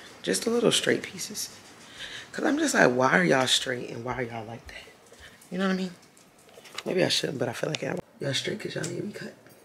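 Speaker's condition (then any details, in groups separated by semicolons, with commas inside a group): No condition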